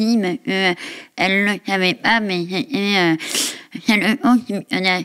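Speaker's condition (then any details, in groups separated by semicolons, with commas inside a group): Facial palsy; left side of face affected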